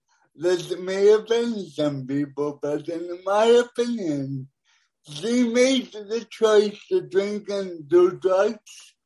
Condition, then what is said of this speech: Cerebral palsy. They all, like, none of them get your speech pattern right ever.